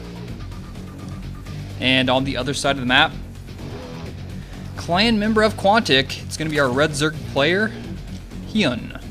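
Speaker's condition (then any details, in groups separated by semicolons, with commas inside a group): No condition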